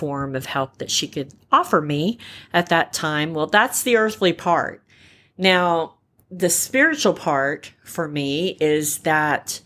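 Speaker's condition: Repaired cleft palate, cleft palate without cleft lip; only one surgery lifetime, repair looks excellent to examining doctors and dentists

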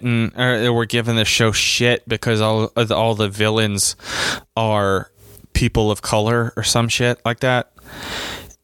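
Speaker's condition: No condition

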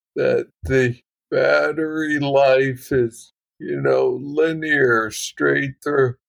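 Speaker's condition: Parkinson's disease, young onset; diagnosed at 35, deep brain stimulation implant, non-rechargeable battery

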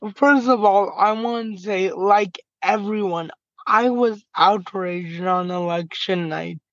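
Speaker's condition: Cerebral palsy; very mild physical disability, slight tremors during the day

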